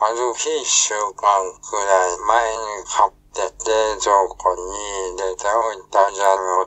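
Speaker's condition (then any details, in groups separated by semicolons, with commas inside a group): ALS, speech-generating device; cannot speak, uses synthesized voice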